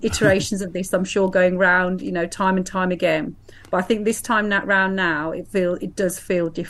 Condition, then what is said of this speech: No condition.